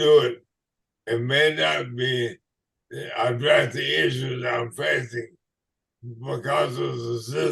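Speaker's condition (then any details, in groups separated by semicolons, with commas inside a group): ALS/MND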